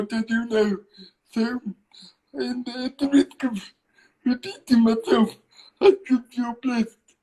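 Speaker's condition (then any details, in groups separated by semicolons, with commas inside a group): Cerebral palsy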